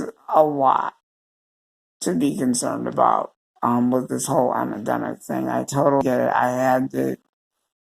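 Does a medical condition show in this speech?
Yes: cerebral palsy.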